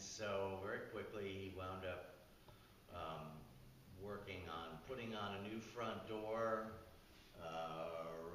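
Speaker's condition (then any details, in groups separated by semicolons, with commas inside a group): No condition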